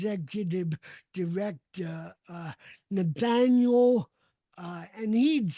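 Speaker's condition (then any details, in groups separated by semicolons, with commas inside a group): Cerebral palsy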